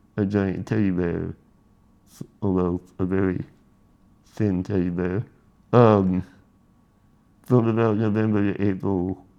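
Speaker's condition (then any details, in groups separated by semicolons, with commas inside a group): Spinal muscular atrophy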